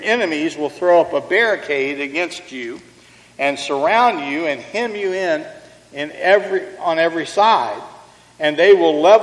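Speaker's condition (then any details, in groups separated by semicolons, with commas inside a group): No condition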